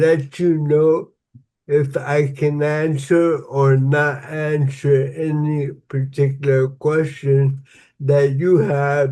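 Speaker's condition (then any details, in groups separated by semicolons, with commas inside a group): Cerebral palsy; somewhat slurred speech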